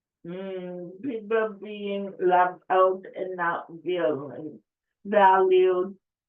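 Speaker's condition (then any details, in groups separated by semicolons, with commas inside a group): Cerebral palsy; affects speech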